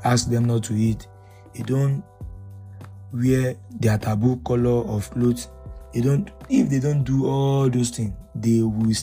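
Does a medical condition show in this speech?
No.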